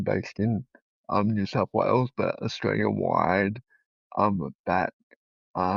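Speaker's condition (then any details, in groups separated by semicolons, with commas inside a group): Cerebral palsy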